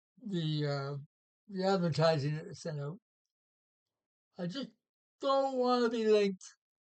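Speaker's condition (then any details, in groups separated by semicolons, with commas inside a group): Parkinson's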